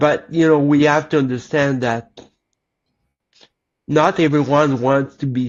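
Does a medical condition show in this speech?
Yes: cerebral palsy; lifelong.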